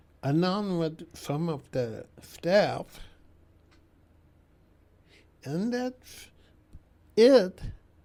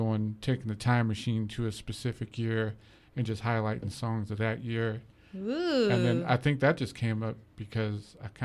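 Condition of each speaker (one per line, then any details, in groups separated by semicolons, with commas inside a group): Cerebral palsy; tongue tie, tongue cannot touch roof of mouth; speech affected, tongue cannot reach roof of mouth
No condition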